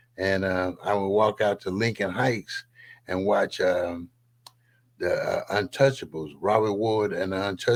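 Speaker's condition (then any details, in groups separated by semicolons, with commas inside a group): No condition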